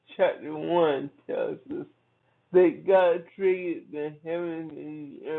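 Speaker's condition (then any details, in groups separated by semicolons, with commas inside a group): Cerebral palsy; from birth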